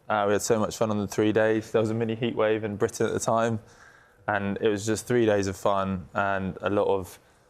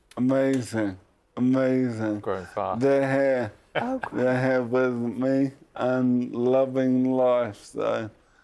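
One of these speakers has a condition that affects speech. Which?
The second: motor neurone disease; about two years since diagnosis, uses wheelchair; sounds different now.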